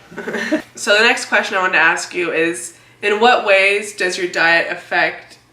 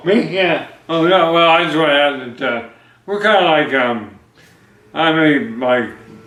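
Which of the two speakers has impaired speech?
The second: Parkinson's disease; young onset, deep brain stimulation, two brain electrodes; takes carbidopa levodopa, on and off time.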